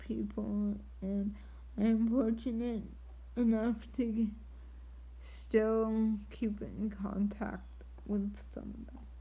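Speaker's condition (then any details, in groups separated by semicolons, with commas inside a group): Triplegic cerebral palsy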